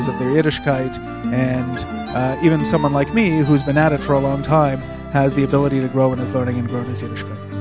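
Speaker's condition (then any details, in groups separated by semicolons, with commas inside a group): No condition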